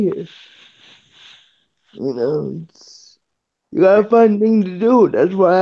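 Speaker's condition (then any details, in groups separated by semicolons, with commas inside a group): Cerebral palsy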